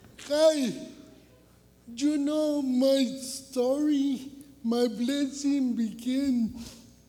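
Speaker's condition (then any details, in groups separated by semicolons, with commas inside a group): Cerebral palsy; born about two weeks early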